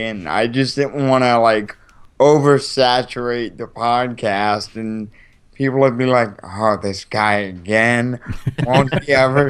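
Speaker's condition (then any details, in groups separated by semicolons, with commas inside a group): Cerebral palsy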